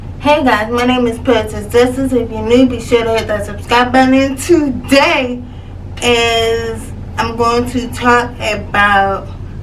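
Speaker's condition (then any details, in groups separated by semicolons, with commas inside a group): Cerebral palsy; from birth, left leg affected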